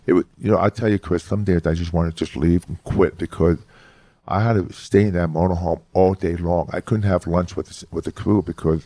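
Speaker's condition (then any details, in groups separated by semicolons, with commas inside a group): Hearing loss; severe childhood speech impediment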